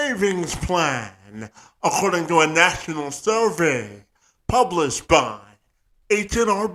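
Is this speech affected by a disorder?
Yes: cerebral palsy; spastic quadriplegic.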